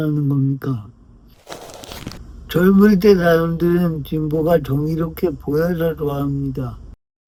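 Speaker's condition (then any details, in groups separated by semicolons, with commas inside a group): Brain lesion disability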